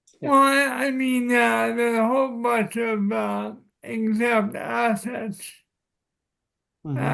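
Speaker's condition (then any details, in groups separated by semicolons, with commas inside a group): Cerebral palsy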